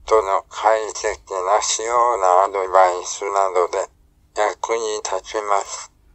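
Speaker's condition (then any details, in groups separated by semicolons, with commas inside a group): ALS, speech-generating device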